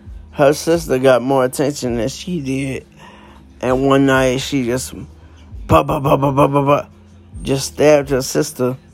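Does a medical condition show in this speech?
Yes: cerebral palsy; able to walk, able to talk.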